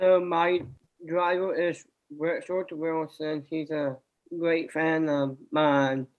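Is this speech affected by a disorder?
Yes: Down syndrome; extra chromosome, diagnosed after birth, no prenatal amnio.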